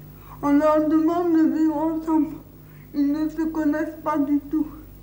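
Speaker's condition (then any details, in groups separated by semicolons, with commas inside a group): Cerebral palsy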